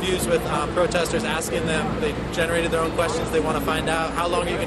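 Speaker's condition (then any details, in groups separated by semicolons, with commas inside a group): No condition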